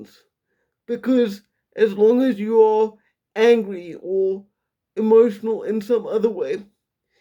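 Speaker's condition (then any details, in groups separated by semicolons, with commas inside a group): Quadriplegic cerebral palsy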